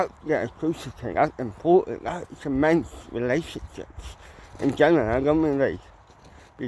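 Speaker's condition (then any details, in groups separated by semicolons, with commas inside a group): Cerebral palsy; mild, ataxic type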